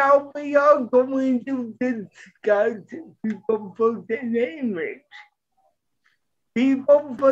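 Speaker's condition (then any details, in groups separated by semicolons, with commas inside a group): Cerebral palsy; present from birth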